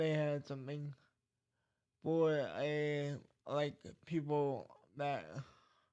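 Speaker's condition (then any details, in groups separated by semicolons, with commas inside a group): Cerebral palsy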